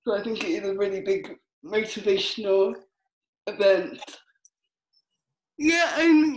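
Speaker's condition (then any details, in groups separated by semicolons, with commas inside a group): Cerebral palsy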